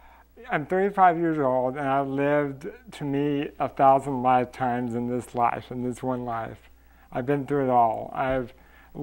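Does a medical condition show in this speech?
Yes: cerebral palsy.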